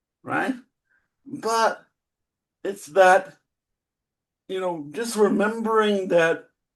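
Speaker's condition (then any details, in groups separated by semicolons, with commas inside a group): Cerebral palsy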